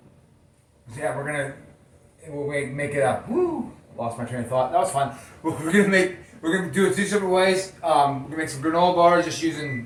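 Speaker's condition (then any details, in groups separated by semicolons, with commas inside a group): No condition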